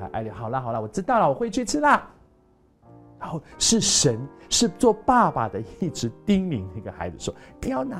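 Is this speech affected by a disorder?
No.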